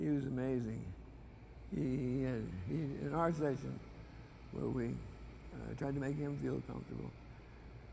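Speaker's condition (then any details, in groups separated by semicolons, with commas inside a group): Parkinson's disease; diagnosed 20 years ago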